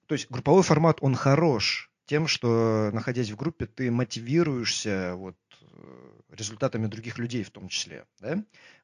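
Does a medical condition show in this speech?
No.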